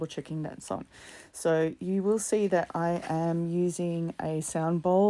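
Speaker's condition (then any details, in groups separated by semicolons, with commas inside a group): No condition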